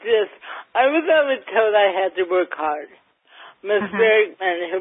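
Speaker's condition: Cerebral palsy, mild

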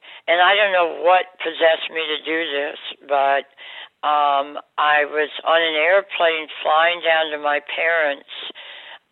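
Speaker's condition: Oral cancer surgery, jaw removal

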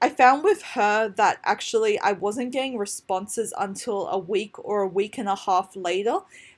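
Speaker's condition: No condition

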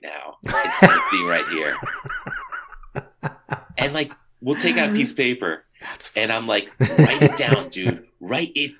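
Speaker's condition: No condition

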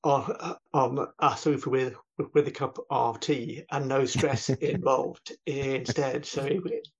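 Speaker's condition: Stammering; talks with a stammer; repeated words, prolonged sounds

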